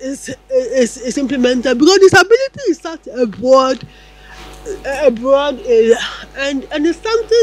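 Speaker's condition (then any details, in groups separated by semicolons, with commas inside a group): Cerebral palsy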